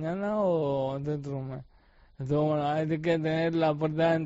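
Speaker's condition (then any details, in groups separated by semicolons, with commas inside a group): ALS; facial and mouth muscles affected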